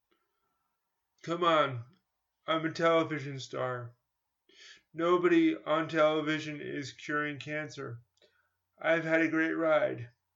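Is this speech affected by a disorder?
Yes: cerebral palsy; spastic type, from spinal meningitis, born two months premature, present from birth, stiff tight involuntary muscles, mainly legs; stuttered about 10 seconds during a past phone call.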